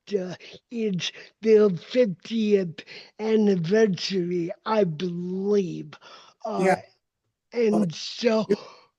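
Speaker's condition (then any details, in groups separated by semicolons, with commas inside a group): Cerebral palsy; uses walker and wheelchair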